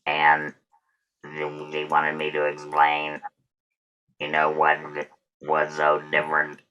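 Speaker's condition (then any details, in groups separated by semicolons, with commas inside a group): Total laryngectomy; no voice after surgery, later regained voice, limited loudness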